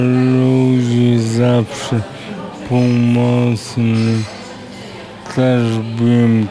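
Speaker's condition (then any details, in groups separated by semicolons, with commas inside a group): Aphasia; age 39, right-sided weakness, walks with crutch, pool treatments at Lądek-Zdrój, earlier rehabilitation in Konstancin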